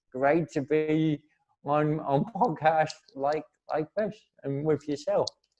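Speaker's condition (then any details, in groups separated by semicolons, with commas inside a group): Cerebral palsy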